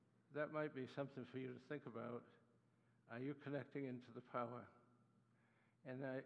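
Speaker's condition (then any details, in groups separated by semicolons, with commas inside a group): Parkinson's disease; neuropathy attacks nerves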